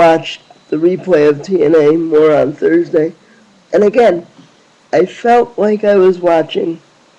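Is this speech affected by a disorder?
Yes: cerebral palsy; lifelong, wheelchair user.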